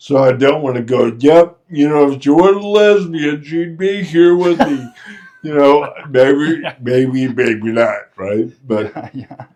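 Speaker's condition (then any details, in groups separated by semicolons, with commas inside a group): Friedreich's ataxia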